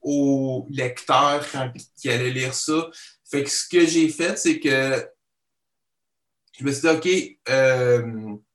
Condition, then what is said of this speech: Stuttering. Ce qui fait que le bégaiement, ben, je le contrôle jusqu'à un certain point.